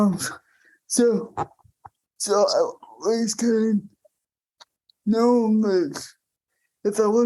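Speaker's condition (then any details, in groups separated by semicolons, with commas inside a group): Cerebral palsy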